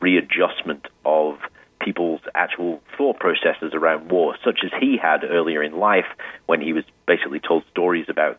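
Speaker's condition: No condition

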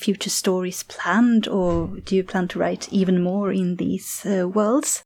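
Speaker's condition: No condition

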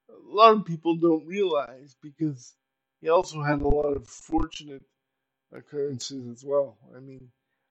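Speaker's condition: Cerebral palsy; uses power wheelchair

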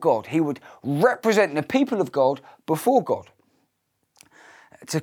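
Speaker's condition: No condition

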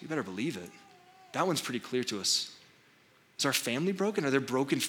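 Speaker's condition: No condition

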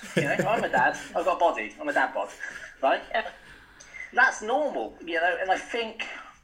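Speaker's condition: No condition

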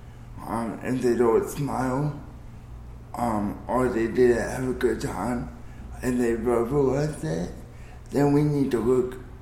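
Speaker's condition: Cerebral palsy

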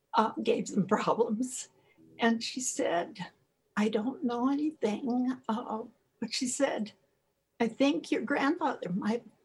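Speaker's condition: Spasmodic dysphonia; rare neurologic, involuntary spasms of voice box muscles, chronic lifelong, gene marker on chromosome 9, grandfather similar voice; about 20 years since voice became raspy, no cure; constantly strained, hoarse, vocal tremor, mistaken for sore throat or cold especially on phone, stopped choir singing

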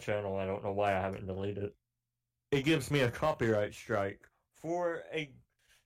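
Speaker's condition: Cleft palate; voice sounds deeper than it is

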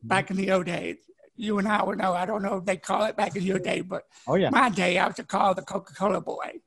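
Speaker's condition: Deafness; born deaf, partially blind, learning disability, sign language learned at 21, broke neck, head injury, two strokes, paralyzed once; no hearing aid or cochlear implant, declines both, reads faces, beards and mustaches hinder; could not speak until age ten

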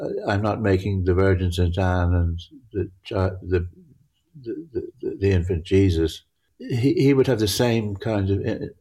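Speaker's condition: Parkinson's; grouped objects merge together

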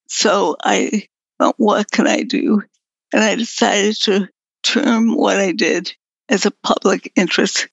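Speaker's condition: Progressive multiple sclerosis; quadriplegic, no hand use, walker to scooter to wheelchairs, talking harder as disease progressed; slowly worsening, latest change is lack of voice, needs caffeine from chocolate or coffee to talk; voice up and down, in and out with pulmonary muscle strength, sometimes no voice, assistant speaks

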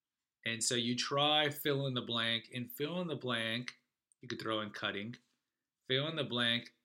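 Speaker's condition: No condition

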